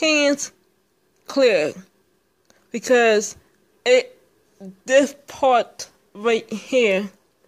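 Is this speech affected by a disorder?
Yes: speech impairment.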